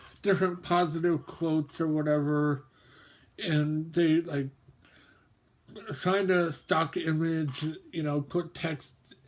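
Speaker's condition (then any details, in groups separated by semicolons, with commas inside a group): Mobius syndrome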